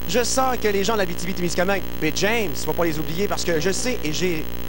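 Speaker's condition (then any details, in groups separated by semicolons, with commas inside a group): No condition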